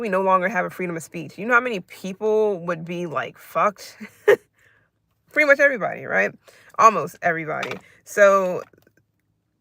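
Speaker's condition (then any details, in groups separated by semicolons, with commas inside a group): No condition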